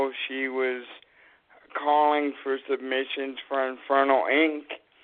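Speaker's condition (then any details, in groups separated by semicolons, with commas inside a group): Cerebral palsy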